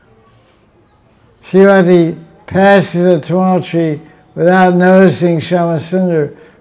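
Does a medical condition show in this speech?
Yes: deafness; relies on audience feedback for volume.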